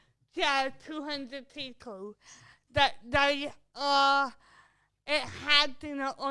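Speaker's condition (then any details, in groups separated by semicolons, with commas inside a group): Cerebral palsy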